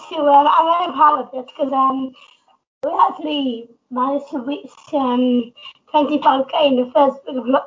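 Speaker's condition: Down syndrome; extra copy of chromosome 21, 47 chromosomes, present from birth, learned to walk late, slower to do things

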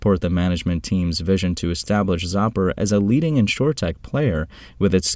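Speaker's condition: No condition

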